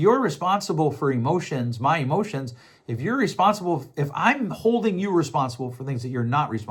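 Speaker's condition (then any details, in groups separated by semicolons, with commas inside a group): No condition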